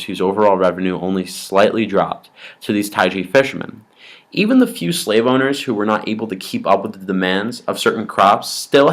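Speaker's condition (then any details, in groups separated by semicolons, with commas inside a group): No condition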